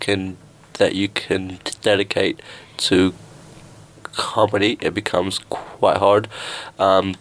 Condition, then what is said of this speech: Stuttering. And for some reason, because of the inflection of how I talk when it's like this, I don't stutter.